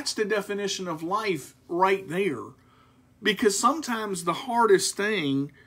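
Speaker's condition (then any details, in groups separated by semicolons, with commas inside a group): No condition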